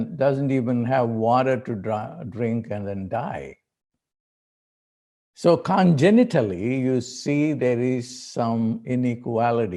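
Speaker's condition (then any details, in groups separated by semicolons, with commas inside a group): No condition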